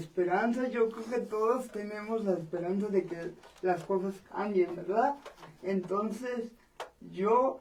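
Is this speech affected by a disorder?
Yes: cerebral palsy.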